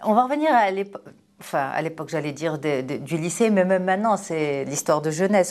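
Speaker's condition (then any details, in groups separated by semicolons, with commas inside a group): No condition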